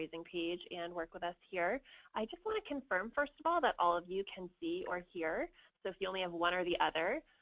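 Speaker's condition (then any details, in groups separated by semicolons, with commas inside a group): No condition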